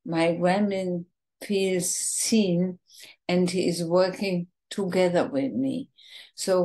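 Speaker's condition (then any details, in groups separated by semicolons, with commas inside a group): ALS, bulbar form, bulbar onset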